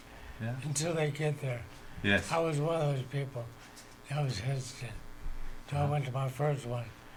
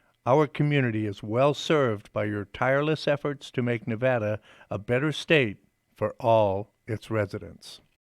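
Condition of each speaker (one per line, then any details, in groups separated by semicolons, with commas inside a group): ALS; onset left hand, spread to right side, voice, legs, twitching; voice affected
No condition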